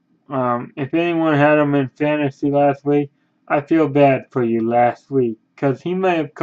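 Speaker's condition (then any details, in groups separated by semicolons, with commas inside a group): Cerebral palsy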